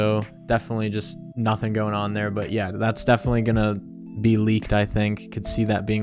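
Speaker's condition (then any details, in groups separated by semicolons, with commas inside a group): No condition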